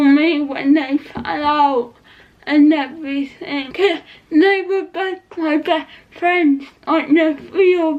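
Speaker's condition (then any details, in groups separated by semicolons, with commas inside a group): Cerebral palsy; not quadriplegic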